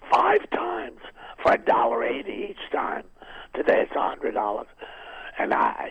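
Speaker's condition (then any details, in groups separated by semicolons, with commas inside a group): Throat cancer, vocal cord removed, partial laryngectomy, right vocal cord removed; vocal surgery removing part of larynx including right vocal cord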